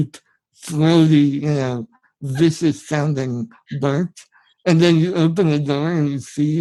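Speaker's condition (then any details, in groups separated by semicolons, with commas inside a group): Spinal muscular atrophy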